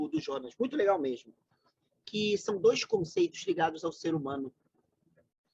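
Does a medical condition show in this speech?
No.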